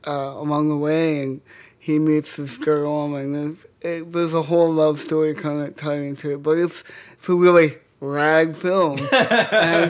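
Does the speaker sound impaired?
Yes: cerebral palsy; congenital, entire left side affected, left eye, foot and hand; taught self to move left hand, finger mobility developed through years of guitar playing; speech affected.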